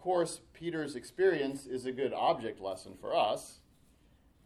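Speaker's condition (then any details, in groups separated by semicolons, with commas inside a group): No condition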